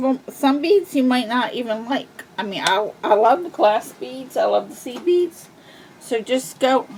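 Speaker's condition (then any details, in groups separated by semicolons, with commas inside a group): Cerebral palsy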